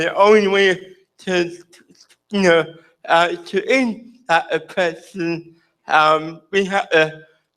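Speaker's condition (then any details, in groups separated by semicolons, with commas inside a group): Cerebral palsy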